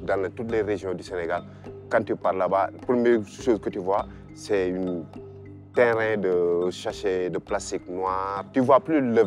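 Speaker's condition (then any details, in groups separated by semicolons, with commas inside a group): No condition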